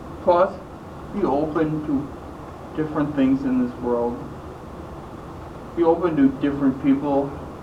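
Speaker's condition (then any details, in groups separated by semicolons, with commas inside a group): Traumatic brain injury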